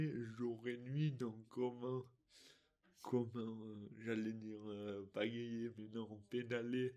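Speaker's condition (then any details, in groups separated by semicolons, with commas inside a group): Dystonia; affects motor control and speech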